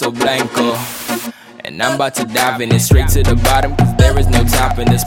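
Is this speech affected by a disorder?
No.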